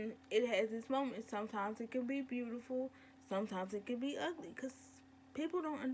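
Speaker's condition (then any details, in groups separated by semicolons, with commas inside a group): Cerebral palsy; present from birth, muscle disorder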